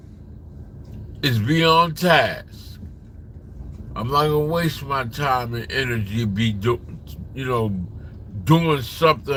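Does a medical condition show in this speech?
Yes: slurred speech.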